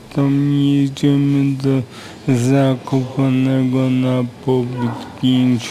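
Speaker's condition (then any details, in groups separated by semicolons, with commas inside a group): Aphasia; acquired after accident, severe brain injury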